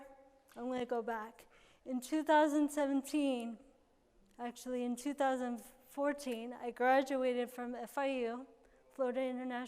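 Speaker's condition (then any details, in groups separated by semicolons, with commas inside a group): Cerebral palsy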